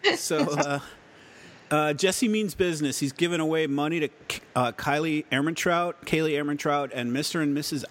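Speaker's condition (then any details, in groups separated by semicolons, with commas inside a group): No condition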